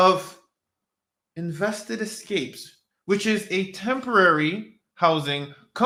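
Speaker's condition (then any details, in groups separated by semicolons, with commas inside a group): No condition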